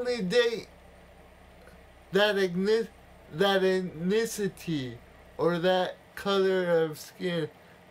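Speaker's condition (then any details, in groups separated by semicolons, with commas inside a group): Cerebral palsy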